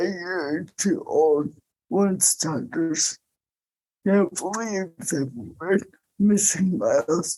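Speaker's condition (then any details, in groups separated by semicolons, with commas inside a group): Cerebral palsy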